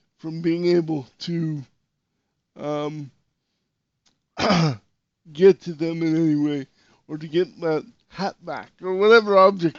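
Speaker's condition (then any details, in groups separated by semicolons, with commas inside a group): Cerebral palsy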